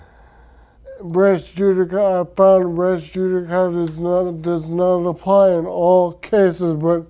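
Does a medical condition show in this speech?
Yes: traumatic brain injury; speech affected.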